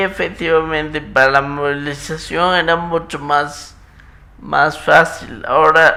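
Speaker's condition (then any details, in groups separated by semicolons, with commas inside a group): Muscular dystrophy; genetic, affects movement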